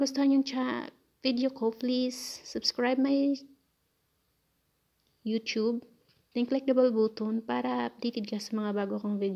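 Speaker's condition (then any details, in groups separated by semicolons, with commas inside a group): No condition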